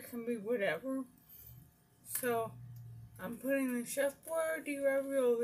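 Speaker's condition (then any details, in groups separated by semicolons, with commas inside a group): Brain injury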